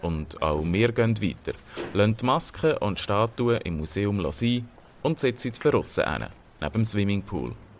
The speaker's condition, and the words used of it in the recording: No condition.